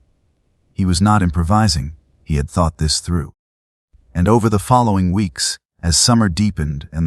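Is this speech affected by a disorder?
No.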